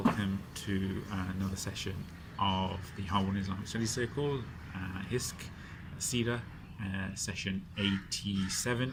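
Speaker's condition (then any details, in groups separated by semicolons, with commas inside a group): No condition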